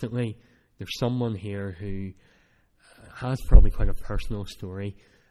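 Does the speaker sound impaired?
Yes: cleft palate; cleft palate since childhood; speech not that clear at times.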